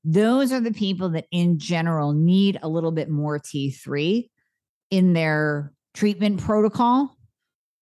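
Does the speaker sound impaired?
No.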